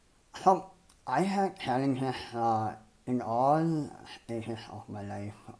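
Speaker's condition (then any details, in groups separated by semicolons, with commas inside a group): Cleft palate and lip; developed a very different way of speaking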